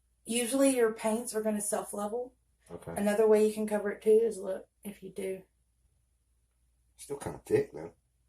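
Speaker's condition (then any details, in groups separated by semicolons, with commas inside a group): No condition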